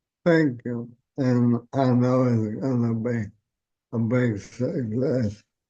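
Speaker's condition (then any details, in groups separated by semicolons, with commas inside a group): ALS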